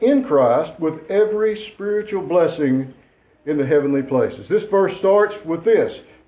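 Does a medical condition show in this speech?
No.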